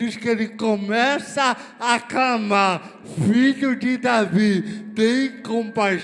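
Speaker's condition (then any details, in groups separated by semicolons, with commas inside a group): Cerebral palsy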